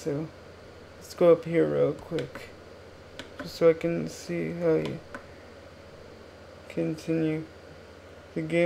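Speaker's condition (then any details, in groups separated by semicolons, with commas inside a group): Cerebral palsy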